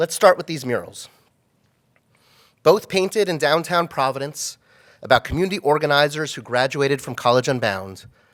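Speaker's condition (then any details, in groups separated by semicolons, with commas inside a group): No condition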